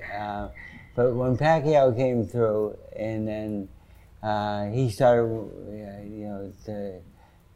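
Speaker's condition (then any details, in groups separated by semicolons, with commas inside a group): Parkinson's disease; sometimes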